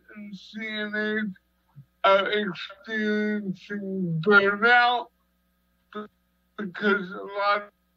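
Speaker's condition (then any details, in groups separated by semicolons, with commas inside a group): Cerebral palsy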